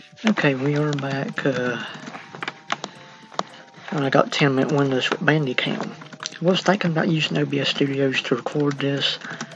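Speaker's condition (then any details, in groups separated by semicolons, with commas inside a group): No condition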